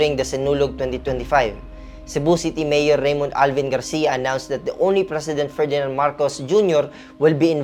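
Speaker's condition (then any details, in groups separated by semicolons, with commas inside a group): No condition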